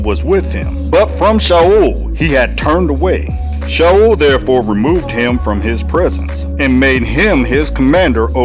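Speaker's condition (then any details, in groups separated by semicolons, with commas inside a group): No condition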